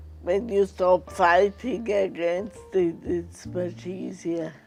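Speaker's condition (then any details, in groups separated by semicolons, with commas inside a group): Multiple sclerosis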